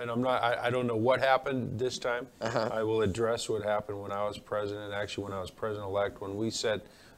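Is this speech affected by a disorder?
No.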